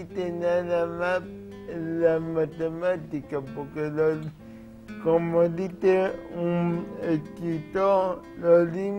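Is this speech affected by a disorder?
Yes: cerebral palsy; cerebral palsy from birth, delivery injury; age 31, past rehabilitation.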